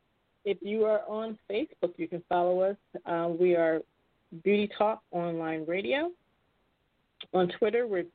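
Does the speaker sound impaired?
No.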